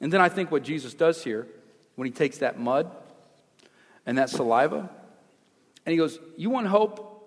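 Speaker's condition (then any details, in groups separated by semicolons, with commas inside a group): No condition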